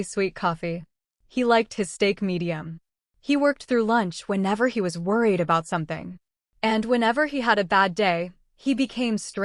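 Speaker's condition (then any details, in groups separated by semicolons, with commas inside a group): No condition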